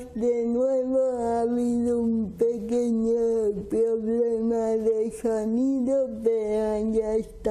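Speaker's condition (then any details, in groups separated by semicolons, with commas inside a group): Cerebral palsy; speaks with difficulty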